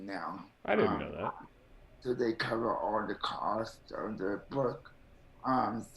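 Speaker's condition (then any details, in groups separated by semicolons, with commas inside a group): Cerebral palsy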